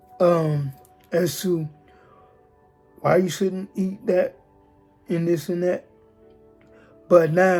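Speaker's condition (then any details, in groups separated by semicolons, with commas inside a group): Cerebral palsy, spastic diplegia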